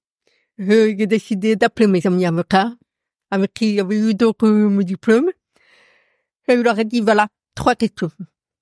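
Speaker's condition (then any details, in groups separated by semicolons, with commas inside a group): Profound congenital deafness; accent from deafness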